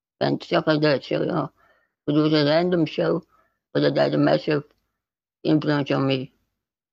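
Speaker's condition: Spinal muscular atrophy type 2; loss of motor neurons

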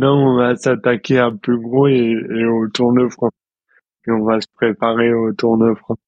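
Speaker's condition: Dystonia; present since birth

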